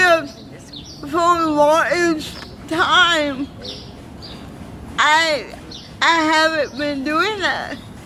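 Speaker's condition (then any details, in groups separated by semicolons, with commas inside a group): Cerebral palsy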